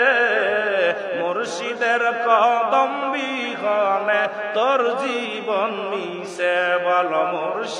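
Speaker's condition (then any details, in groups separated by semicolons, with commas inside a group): No condition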